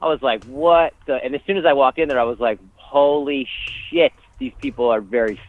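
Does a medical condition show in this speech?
No.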